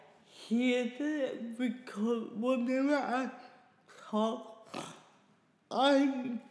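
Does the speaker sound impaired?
Yes: cerebral palsy; daily speech difficulty, hears own speech differently from listeners.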